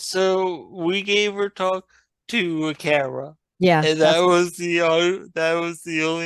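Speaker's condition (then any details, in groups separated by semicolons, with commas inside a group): Traumatic brain injury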